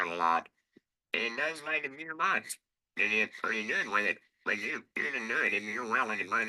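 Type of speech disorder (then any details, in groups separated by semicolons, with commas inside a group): Electrolarynx speech; laryngectomy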